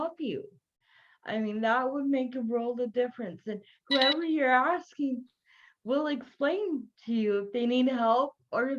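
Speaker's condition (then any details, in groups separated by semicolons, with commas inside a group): Cerebral palsy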